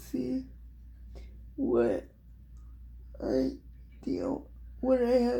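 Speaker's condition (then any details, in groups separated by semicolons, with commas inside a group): Cerebral palsy; dystonia in hands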